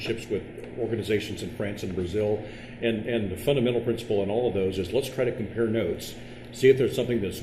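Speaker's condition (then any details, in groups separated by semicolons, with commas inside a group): No condition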